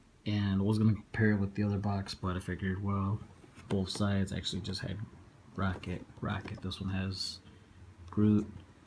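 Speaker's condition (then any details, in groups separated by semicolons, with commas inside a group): No condition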